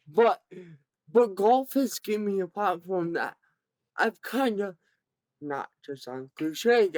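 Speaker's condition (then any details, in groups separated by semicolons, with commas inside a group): Cerebral palsy, severe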